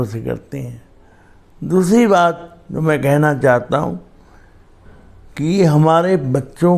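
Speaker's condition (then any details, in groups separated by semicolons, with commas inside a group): Cerebral palsy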